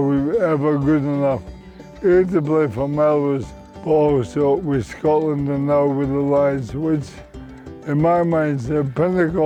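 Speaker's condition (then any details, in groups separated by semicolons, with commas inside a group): Motor neurone disease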